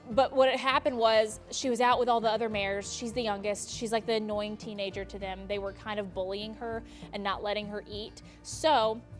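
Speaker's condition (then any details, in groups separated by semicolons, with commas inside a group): No condition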